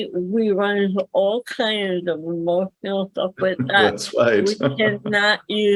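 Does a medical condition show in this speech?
Yes: cerebral palsy; speaks better than types.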